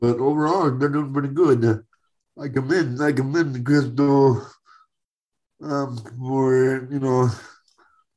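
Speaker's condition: Cerebral palsy, spastic

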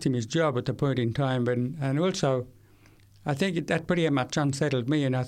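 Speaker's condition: Severe to profound hearing loss, acquired, from meningitis at age 8; one ear completely destroyed

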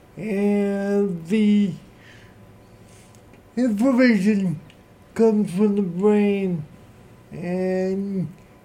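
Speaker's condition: Cerebral palsy; uses Google devices and Google Assistant controlled by voice; voice recognized by Google Assistant and Google Voice devices

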